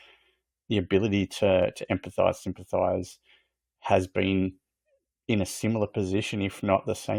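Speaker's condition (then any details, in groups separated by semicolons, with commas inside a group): No condition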